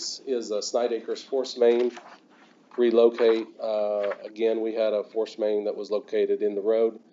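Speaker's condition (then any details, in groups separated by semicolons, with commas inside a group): No condition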